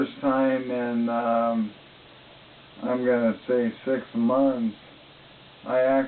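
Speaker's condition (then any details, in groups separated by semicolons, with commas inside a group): ALS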